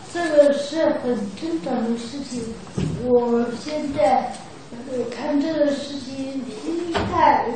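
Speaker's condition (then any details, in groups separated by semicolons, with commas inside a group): Cerebral palsy; unable to do farm work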